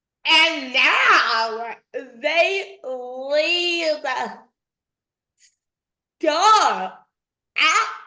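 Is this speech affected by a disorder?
Yes: dystonia.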